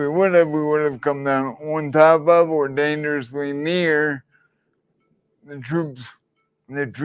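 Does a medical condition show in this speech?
Yes: traumatic brain injury; hit head despite helmet, immediate coma.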